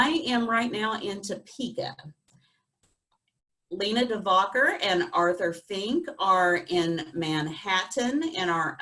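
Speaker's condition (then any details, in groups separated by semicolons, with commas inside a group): No condition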